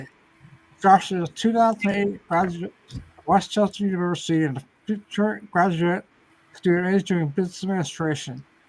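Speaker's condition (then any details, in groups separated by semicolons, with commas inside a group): Ataxia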